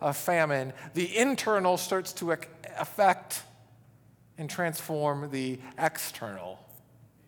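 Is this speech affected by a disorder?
No.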